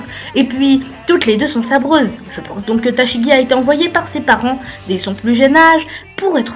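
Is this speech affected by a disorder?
No.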